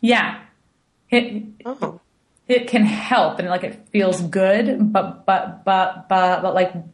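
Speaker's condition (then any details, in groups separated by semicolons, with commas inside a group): Stuttering; intensive program, desensitization, open clean stuttering, dropped vocal flow management, fluency shaping, breathing techniques; uses pausing and rate control, which help reduce stuttering; stuttering still present; repeated words, blocks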